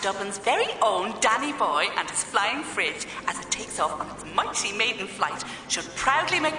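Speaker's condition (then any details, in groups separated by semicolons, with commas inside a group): No condition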